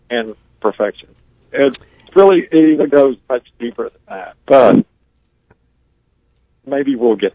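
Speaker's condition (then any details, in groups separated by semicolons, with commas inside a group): ALS; diagnosed nearly 20 years ago, initially given 2 to 5 years to live; on a ventilator; pauses along the way while speaking due to ventilator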